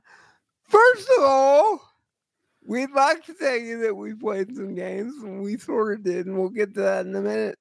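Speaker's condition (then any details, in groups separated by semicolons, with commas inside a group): Cerebral palsy; voice always shot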